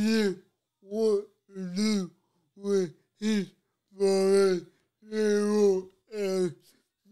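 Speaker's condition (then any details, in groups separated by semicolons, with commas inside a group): Cerebral palsy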